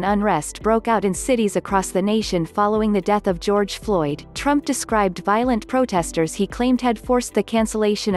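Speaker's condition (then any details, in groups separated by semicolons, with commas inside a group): No condition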